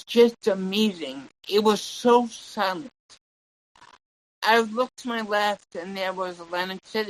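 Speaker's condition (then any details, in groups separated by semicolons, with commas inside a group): Cerebral palsy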